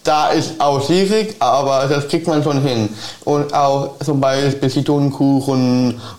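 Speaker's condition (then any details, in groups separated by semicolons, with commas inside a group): Down syndrome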